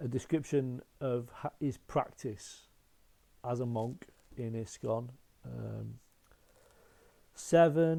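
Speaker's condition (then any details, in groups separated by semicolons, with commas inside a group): No condition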